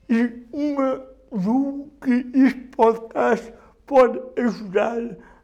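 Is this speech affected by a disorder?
Yes: cerebral palsy; voice may sound strange.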